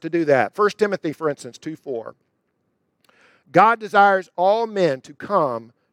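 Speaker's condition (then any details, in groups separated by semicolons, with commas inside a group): No condition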